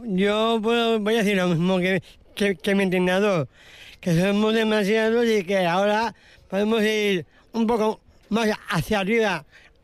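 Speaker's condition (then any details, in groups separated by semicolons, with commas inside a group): Down syndrome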